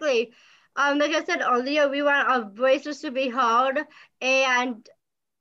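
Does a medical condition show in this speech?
Yes: Down syndrome.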